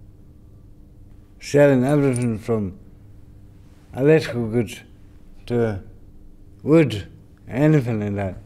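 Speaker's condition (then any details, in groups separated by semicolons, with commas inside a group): Brain injury; mild speech impediment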